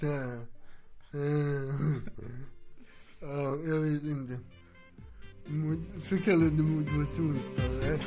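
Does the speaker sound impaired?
Yes: cerebral palsy; once walked ten kilometres in one day without wheelchair.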